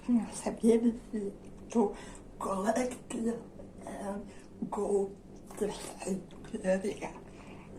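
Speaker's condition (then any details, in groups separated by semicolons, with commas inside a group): Dystonia; generalized dystonia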